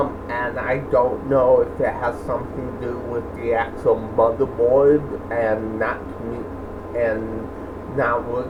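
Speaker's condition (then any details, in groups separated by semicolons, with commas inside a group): Cerebral palsy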